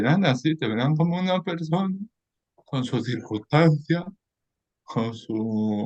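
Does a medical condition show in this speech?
Yes: cerebral palsy.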